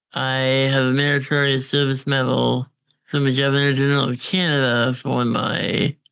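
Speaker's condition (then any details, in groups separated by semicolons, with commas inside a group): Congenital muscular dystrophy; goes downtown on own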